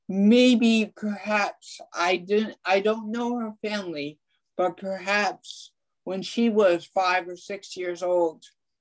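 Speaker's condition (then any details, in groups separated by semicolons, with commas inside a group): Ataxic cerebral palsy; mild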